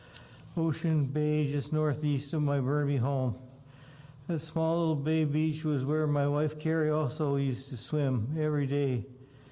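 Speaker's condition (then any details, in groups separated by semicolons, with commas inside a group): Parkinson's disease; damaged brain area no longer produces dopamine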